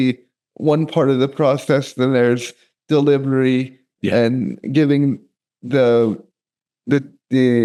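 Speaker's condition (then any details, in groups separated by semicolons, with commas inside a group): Cerebral palsy; speech affected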